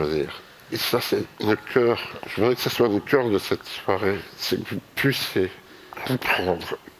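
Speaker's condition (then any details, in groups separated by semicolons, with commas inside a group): Myopathy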